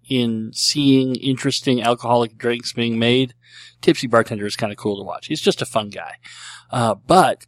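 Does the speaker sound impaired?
Yes: cleft lip and palate; treated as a baby.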